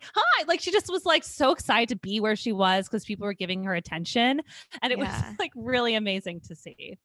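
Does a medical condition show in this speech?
No.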